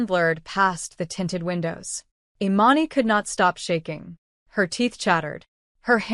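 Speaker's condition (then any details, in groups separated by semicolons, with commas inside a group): No condition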